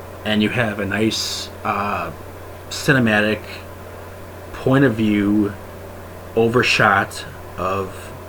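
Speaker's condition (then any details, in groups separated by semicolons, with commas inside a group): No condition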